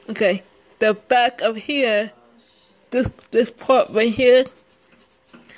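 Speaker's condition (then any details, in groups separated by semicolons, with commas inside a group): Speech impairment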